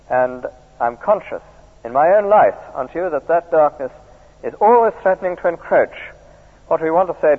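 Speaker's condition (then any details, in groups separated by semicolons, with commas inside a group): No condition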